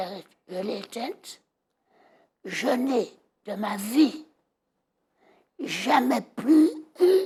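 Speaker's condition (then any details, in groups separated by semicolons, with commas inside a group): Total laryngectomy; voice audibly altered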